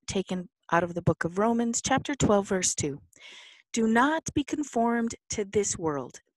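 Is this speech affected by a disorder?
No.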